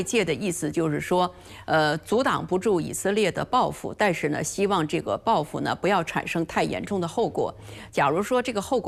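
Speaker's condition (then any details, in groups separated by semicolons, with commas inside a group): No condition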